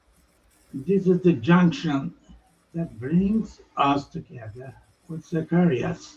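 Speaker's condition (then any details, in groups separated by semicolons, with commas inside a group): Amyotrophic lateral sclerosis; tracheostomy; over 30 years since onset, long-time survivor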